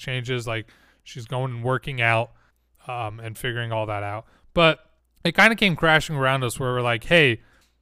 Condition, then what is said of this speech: No condition.